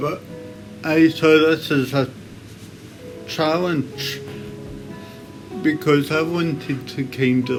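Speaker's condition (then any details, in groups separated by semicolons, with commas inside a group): Cerebral palsy; complex operation for condition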